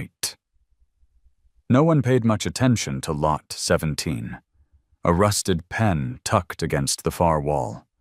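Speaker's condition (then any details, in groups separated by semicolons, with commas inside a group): No condition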